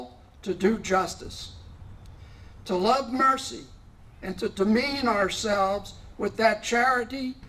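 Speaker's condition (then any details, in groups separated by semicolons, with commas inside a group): No condition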